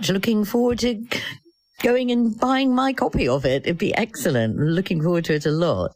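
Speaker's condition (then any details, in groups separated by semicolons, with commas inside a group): No condition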